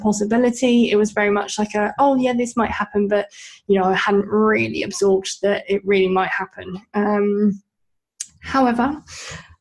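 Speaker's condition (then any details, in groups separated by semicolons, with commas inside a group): Bilateral cleft lip and palate; congenital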